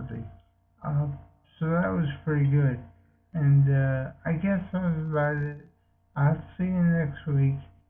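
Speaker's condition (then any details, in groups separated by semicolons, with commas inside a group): Multiple sclerosis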